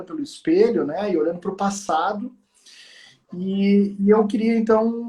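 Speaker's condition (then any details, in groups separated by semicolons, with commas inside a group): No condition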